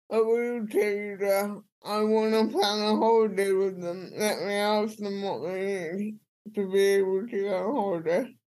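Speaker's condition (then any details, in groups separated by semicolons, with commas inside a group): Cerebral palsy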